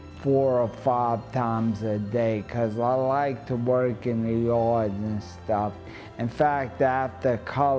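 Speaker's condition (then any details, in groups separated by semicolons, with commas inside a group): ALS; severe before diagnosis, now slow but much clearer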